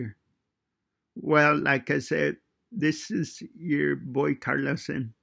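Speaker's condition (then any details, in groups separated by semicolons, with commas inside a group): Cerebral palsy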